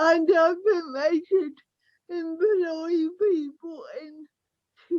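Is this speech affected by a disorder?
Yes: cerebral palsy; mainly affects speech.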